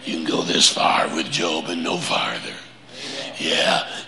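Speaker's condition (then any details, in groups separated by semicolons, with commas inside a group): Laryngeal cancer; deep raspy 'Batman voice'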